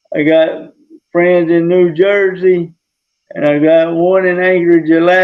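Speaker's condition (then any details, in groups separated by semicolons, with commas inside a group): Traumatic brain injury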